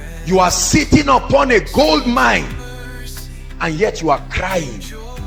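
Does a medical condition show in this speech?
No.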